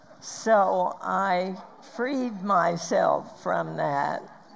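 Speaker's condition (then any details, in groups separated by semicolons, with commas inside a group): Spasmodic dysphonia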